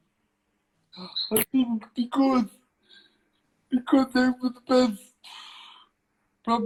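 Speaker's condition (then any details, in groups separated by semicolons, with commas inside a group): Cerebral palsy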